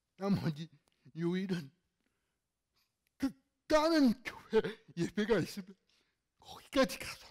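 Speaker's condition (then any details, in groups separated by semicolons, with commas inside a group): Cerebral palsy; fairly severe in childhood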